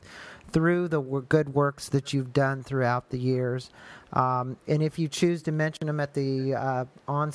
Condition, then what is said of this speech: None; typical speech.